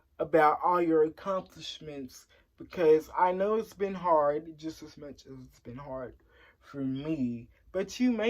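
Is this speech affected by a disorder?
Yes: cerebral palsy; since early childhood.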